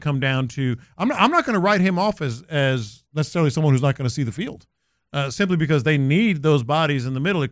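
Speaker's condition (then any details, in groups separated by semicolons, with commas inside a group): No condition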